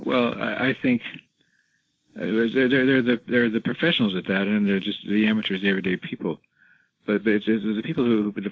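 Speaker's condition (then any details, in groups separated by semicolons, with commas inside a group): Parkinson's disease, rigidity-predominant, no tremor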